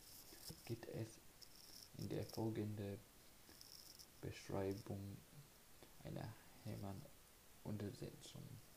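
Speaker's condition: Cerebral palsy; cerebral palsy from birth, invisible disability, pain, slowness

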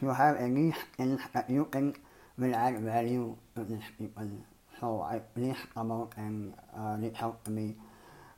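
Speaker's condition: Cleft palate and lip; ongoing speech impediment

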